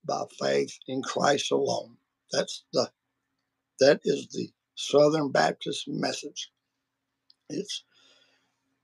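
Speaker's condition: Vocal cord surgery; multiple vocal cord surgeries

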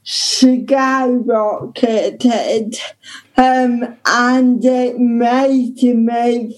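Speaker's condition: Ataxic cerebral palsy; present from birth

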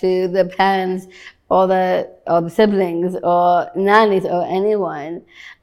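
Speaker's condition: Down syndrome

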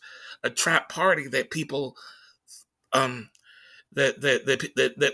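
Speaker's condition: Stutter; repeated sounds, repeated words

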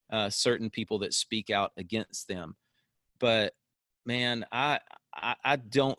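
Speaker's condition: No condition

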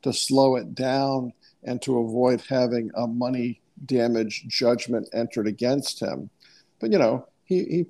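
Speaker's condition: No condition

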